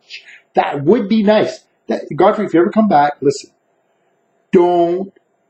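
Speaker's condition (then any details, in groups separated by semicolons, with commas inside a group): No condition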